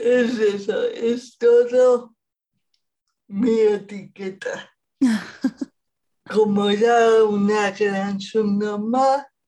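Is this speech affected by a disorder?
Yes: cerebral palsy; present at least 40 years.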